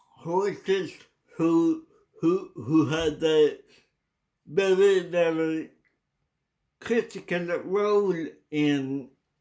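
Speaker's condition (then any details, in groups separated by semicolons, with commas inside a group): Cerebral palsy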